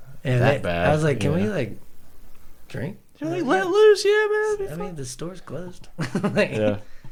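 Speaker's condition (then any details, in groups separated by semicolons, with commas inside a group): No condition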